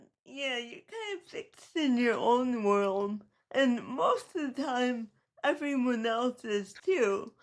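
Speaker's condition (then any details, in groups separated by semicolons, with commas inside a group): Cerebral palsy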